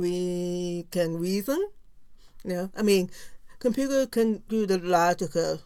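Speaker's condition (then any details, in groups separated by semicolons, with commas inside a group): Profound deafness; learned to speak and lip-read in oral pre-preschool, mainstreamed, little ASL now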